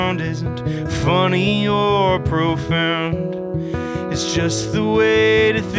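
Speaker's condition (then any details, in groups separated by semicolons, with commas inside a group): No condition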